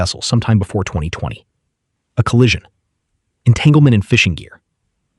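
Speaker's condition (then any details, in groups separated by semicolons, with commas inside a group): No condition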